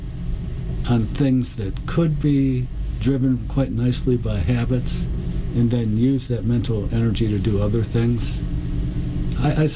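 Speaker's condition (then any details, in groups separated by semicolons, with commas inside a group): Parkinson's disease; diagnosed almost 4 years ago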